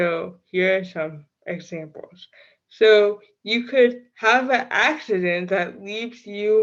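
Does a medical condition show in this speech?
Yes: cerebral palsy.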